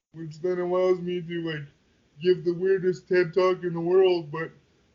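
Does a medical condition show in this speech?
Yes: quadriplegic cerebral palsy; most of body affected, wheelchair user, needs help holding mic and adjusting position on stage.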